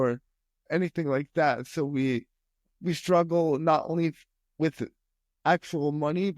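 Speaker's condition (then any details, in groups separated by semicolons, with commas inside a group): Spastic quadriplegic cerebral palsy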